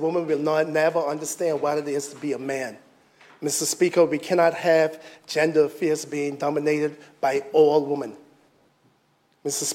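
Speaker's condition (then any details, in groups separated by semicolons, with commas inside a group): No condition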